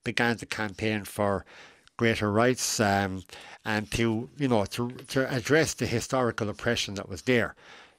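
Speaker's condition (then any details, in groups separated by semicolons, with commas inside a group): Cleft lip and palate; congenital cleft lip and palate, failure of mouth and nose to align, two or three surgeries in infancy, last surgery at 17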